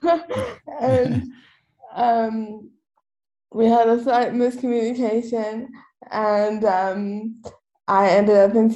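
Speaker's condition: Cerebral palsy; quadriplegic

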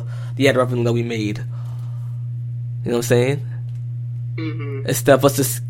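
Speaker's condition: No condition

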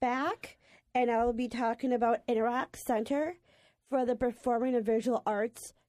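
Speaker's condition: Down syndrome

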